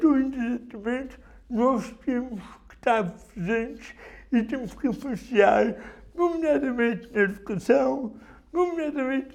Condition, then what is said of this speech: Cerebral palsy. O facto de ter dificuldades a falar leva, do outro lado, muito difícil associar erradamente a um déficit intelectual ou algo desse género.